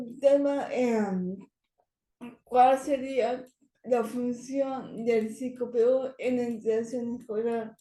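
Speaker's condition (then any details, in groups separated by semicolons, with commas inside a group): Cerebral palsy; speech not very good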